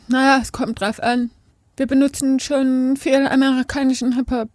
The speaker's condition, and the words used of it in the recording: Deafness. Viele Hörende, mit denen ich bin, die vergessen manchmal, dass ich gehörlos bin, weil ich spreche.